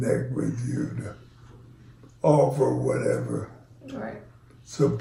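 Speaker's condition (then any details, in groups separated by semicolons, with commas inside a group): ALS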